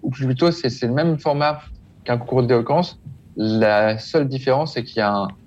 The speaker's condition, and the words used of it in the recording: Stuttering. Ça, ça, veut, dire que, que je suis bègue, mais je peux rien y faire.